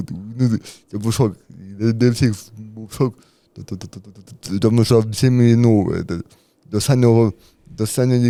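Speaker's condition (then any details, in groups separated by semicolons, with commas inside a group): Cerebral palsy; affects movement and walking, muscle surgery; walks 10-15 km daily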